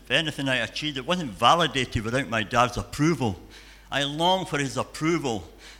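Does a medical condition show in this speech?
Yes: cleft palate and cleft lip.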